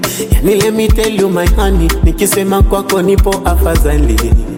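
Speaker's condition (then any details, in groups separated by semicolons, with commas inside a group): No condition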